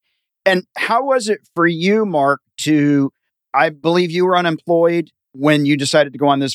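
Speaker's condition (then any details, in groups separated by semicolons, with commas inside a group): No condition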